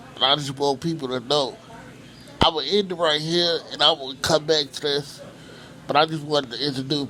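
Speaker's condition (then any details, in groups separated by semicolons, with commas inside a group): Cerebral palsy; from birth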